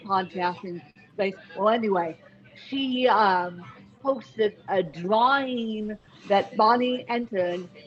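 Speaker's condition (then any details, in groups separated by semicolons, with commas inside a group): Cerebral palsy, mixed, moderate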